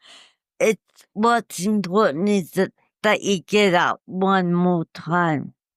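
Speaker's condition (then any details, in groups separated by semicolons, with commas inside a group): Cerebral palsy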